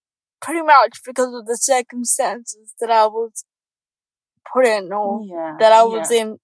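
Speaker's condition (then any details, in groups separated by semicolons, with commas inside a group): Cerebral palsy; moved to Australia on doctors' advice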